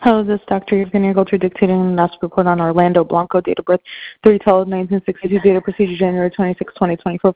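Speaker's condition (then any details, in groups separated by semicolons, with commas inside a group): No condition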